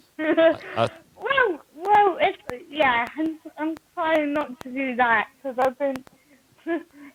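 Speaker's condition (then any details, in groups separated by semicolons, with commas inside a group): Cerebral palsy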